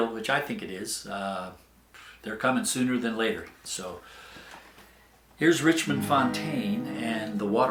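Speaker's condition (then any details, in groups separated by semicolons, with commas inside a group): No condition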